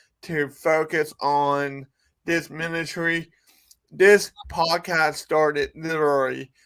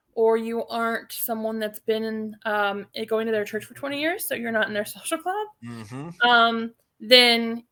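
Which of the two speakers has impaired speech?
The first: cerebral palsy; from birth.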